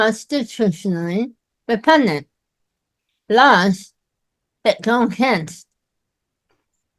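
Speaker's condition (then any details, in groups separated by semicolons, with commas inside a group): Myasthenia gravis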